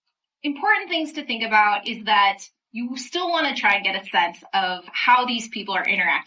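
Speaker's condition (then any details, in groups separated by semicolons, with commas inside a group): No condition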